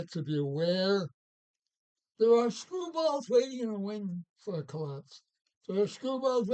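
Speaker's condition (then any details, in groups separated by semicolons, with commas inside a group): Parkinson's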